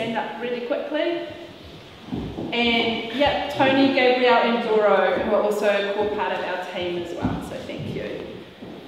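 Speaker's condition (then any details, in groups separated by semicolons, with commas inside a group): No condition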